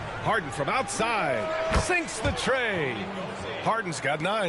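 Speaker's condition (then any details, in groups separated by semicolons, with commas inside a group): No condition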